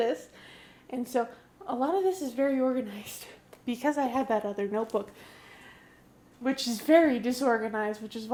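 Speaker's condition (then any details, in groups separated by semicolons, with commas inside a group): No condition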